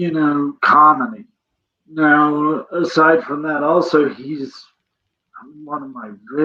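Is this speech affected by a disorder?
Yes: cerebral palsy; present from birth.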